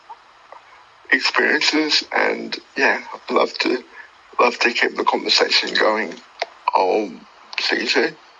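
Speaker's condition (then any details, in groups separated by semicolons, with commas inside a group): Cerebral palsy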